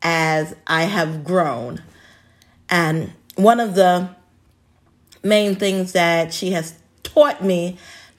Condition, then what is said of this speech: Stuttering. I still stutter, but I never allowed it to stop to to stop me.